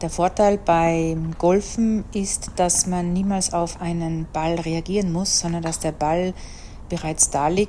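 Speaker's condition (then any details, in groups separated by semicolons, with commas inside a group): No condition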